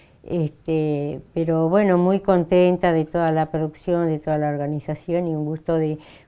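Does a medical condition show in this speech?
No.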